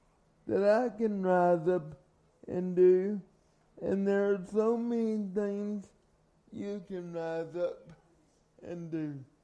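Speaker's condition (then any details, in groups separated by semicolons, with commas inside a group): Cerebral palsy; carried everywhere by parents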